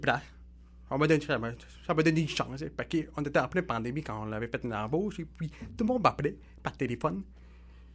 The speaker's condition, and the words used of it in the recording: Deafness. Il se peut que son articulation soit différente de la nôtre, mais cela n'enlève en rien sa compréhension.